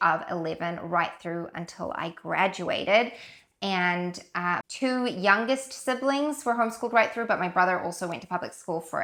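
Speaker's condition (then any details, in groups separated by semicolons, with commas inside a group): No condition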